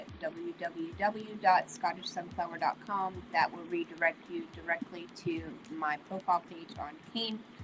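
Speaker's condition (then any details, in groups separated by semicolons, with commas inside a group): No condition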